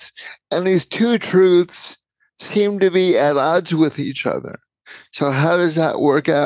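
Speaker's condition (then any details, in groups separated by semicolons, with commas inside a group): Cerebral palsy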